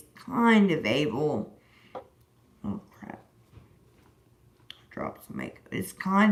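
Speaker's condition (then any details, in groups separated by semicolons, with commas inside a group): Disability causing slurred speech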